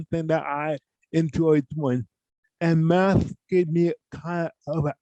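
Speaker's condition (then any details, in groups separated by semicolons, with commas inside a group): Cerebral palsy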